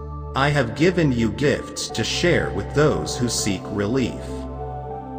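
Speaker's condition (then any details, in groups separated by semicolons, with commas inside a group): No condition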